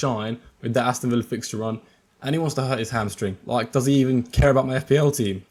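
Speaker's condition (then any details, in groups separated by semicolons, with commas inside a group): No condition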